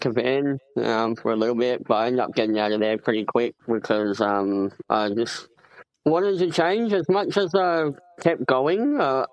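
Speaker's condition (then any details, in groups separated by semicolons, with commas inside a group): Cleft palate; congenital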